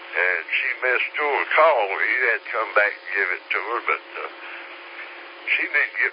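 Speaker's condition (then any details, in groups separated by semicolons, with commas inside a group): Slurred speech; takes 17 different medications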